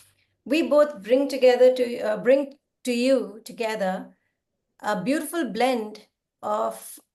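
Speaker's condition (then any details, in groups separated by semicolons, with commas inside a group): No condition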